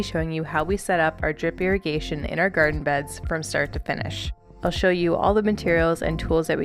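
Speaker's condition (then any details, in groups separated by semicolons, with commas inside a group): No condition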